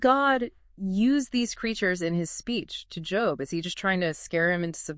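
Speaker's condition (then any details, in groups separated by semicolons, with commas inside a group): No condition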